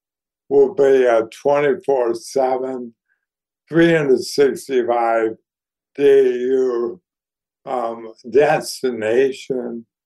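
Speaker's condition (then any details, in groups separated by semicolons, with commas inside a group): ALS; declining health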